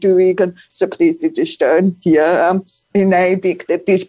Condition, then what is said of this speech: Deafness. I went to 18 years in speech therapy. I worked very hard to learn how to talk in here.